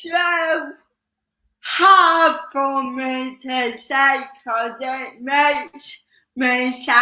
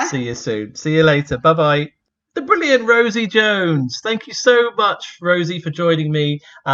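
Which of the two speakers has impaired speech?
The first: cerebral palsy; slow muscles, affects legs; slow speech.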